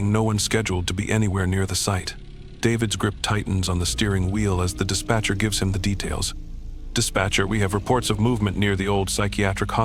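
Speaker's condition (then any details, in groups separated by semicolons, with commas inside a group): No condition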